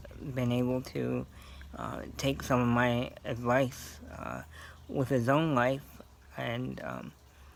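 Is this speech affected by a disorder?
Yes: cerebral palsy; scoliosis.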